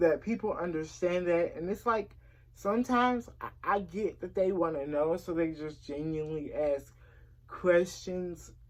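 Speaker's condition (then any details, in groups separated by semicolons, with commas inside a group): Cerebral palsy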